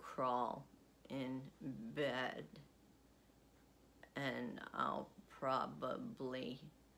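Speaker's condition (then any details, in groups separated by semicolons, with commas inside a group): Essential tremor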